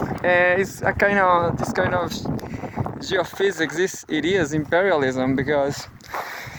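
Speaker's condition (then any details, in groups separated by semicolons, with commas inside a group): No condition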